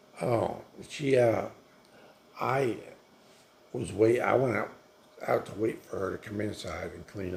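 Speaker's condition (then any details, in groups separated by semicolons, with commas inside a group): Multiple sclerosis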